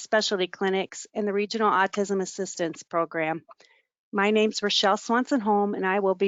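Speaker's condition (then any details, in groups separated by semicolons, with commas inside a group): No condition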